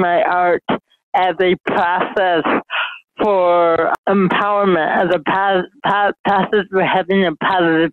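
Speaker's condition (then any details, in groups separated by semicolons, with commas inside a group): Mild cerebral palsy; speech affected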